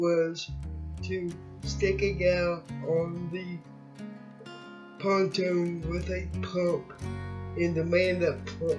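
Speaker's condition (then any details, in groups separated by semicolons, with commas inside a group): Cerebral palsy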